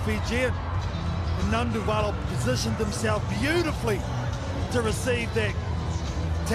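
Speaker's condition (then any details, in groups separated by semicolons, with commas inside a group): No condition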